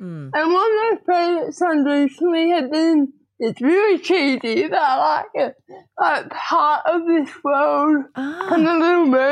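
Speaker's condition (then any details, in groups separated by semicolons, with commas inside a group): Cerebral palsy, spastic diplegia; speech a bit odd, typing easier, computer full-time for schoolwork since grade one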